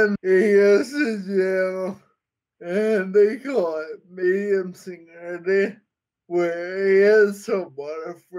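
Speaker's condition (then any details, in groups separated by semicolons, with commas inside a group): Friedreich's ataxia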